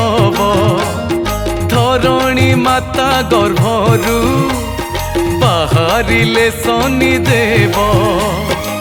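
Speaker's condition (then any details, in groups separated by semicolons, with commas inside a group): No condition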